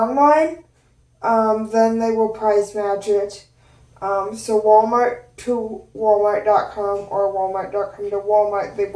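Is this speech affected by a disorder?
Yes: cerebral palsy; both hands affected.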